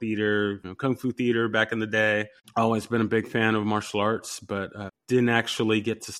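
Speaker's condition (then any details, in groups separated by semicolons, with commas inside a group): No condition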